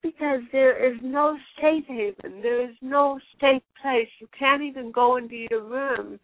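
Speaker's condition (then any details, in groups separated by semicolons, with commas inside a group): Cerebral palsy; since birth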